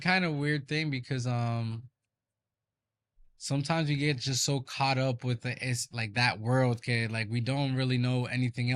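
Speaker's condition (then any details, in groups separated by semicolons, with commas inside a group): No condition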